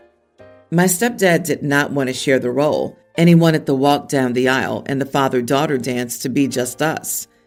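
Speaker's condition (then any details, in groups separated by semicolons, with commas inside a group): No condition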